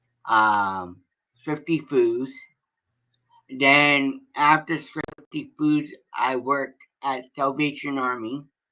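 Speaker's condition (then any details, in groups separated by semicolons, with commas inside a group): Cerebral palsy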